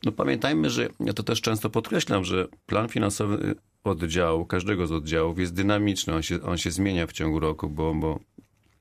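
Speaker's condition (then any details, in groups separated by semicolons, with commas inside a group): No condition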